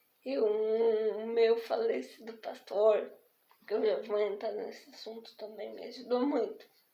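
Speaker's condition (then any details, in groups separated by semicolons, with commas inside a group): Spastic diplegic cerebral palsy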